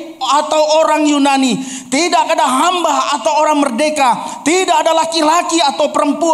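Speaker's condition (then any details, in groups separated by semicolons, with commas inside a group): No condition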